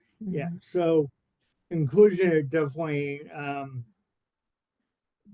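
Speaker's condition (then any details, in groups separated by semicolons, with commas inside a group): Cerebral palsy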